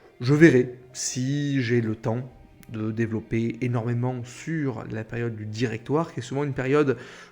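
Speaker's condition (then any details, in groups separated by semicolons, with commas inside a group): No condition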